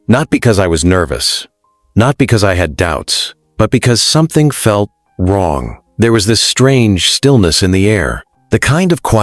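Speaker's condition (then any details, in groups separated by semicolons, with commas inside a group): No condition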